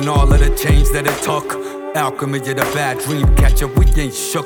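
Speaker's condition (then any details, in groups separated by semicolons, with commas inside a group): No condition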